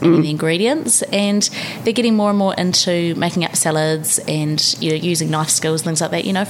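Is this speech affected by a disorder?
No.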